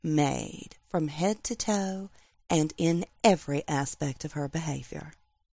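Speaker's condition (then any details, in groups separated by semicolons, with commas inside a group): No condition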